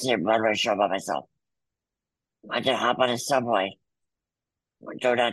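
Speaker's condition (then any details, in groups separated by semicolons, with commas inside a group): Muscular dystrophy; congenital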